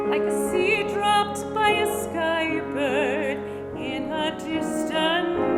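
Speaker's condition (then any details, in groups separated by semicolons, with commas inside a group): No condition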